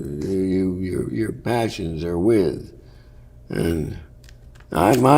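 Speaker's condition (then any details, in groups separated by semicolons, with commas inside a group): Parkinson's; worsening, often debilitating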